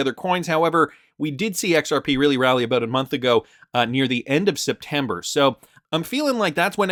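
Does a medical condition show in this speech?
No.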